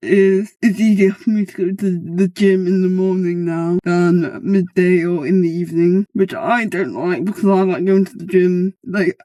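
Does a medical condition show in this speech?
Yes: cerebral palsy.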